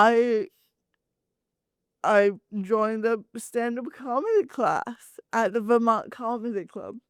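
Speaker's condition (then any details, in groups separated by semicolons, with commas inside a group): Cerebral palsy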